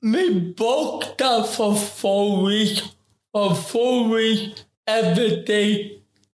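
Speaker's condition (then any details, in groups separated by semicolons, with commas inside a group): Ataxic cerebral palsy; affects talking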